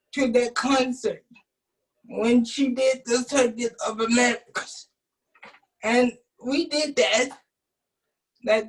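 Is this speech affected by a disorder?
Yes: cerebral palsy.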